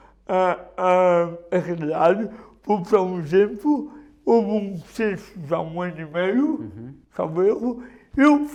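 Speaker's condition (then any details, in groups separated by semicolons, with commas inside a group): Cerebral palsy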